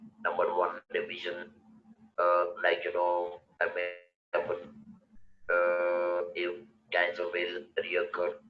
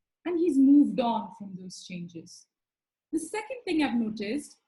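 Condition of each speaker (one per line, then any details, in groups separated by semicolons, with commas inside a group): Total laryngectomy; larynx removed for stage 4a voice fold cancer, neck dissection; 23 years since surgery, in remission; electrolarynx speech, needs to find sweet spot
No condition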